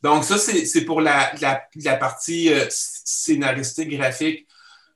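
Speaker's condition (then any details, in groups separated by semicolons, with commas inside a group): Stuttering; stutters in daily life, partial control keeps spontaneity, full control would need changed voice; repeated words, prolonged sounds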